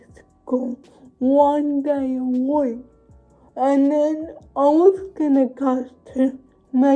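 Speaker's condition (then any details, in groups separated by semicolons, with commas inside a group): Cerebral palsy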